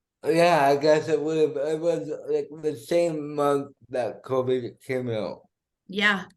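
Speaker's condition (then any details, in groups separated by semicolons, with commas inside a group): Cerebral palsy; diagnosed at about two months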